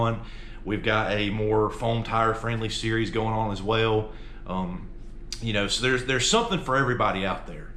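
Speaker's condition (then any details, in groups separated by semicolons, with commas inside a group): No condition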